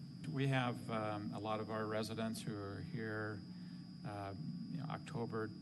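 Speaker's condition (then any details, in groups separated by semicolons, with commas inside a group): No condition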